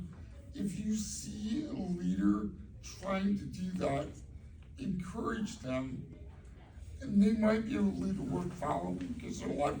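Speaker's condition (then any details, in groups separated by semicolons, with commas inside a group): Cerebral palsy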